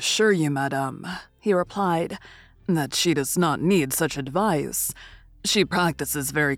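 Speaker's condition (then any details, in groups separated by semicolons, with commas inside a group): No condition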